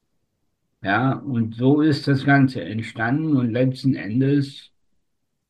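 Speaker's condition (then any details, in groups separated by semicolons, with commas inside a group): Spastic tetraparesis; largely resolved by own account, age 62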